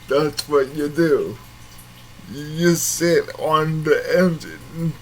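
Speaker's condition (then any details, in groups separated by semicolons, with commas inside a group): Cerebral palsy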